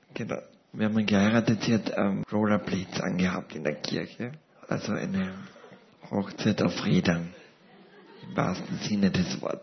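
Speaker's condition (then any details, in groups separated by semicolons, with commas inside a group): Paralysis with ventilator dependence; lives with ventilator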